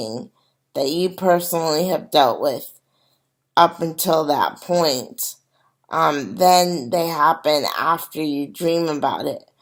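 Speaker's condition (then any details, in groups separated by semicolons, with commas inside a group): Cerebral palsy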